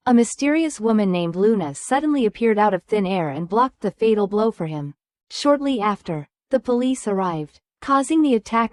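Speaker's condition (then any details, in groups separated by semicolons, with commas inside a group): No condition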